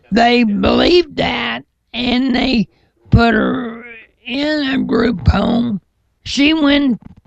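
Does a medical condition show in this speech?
Yes: cerebral palsy.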